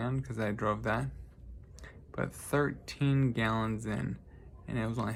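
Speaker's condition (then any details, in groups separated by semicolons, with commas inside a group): Traumatic brain injury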